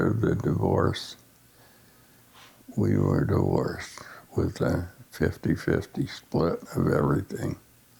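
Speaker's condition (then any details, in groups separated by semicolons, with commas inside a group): Essential tremor; lifelong tremor, deep brain stimulation implant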